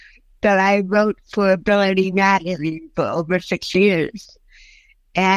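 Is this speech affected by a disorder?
Yes: cerebral palsy; since early childhood.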